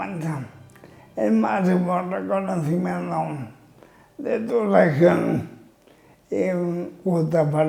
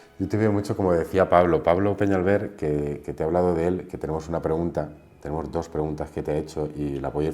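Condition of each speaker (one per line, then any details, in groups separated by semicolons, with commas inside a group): Amyotrophic lateral sclerosis (ela); slow-progressing form; diagnosed eight and a half years ago, at 38
No condition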